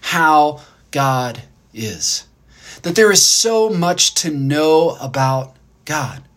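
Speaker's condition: No condition

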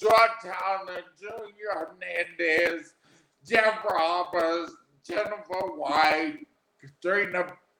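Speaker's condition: Aphasia after stroke; about 13 years since stroke

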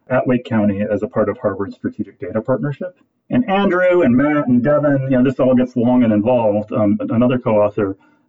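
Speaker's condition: No condition

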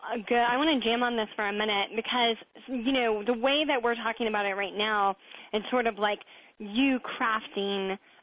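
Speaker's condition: Cleft palate; congenital cleft palate

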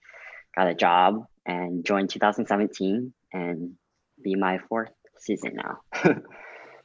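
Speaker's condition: Cleft lip and palate

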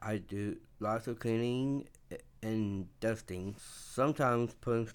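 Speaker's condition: Down syndrome; present from birth, extra chromosome

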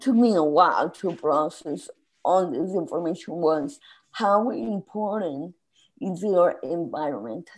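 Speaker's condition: Spasmodic dysphonia; vocal cord issue

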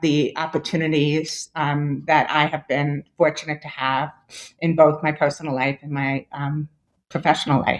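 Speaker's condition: Deafness; two cochlear implants after Esteem battery died at 10 years, permanently deaf without them

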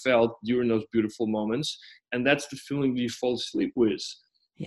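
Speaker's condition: No condition

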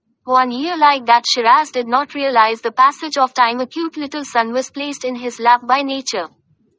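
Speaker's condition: No condition

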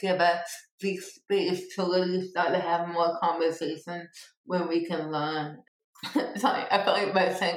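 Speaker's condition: Cerebral palsy; born two months premature

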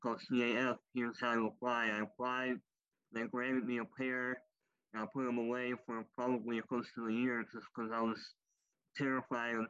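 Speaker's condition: Cleft lip and palate, popliteal pterygium syndrome

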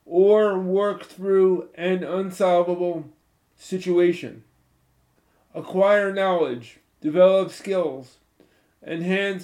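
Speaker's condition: Cerebral palsy; cerebral palsy since childhood

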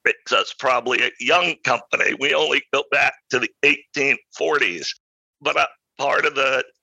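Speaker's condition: Spasmodic dysphonia; adult onset

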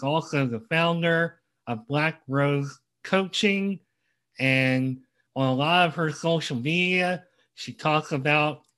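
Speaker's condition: Cleft lip and palate; congenital

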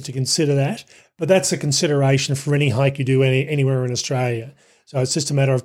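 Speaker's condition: No condition

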